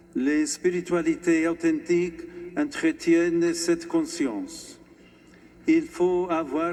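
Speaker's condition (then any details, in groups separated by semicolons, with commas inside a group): No condition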